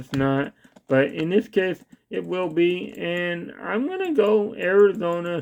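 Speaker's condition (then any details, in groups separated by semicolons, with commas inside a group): Cerebral palsy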